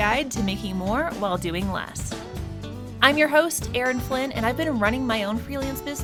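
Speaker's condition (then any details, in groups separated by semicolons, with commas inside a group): No condition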